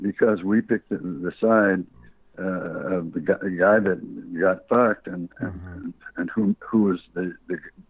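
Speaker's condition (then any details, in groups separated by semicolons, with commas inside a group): Parkinson's disease; earlier radiation for cancer treatment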